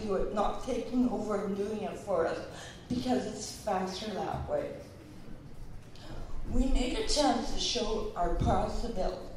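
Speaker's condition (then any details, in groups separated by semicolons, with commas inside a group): Cerebral palsy; present since childhood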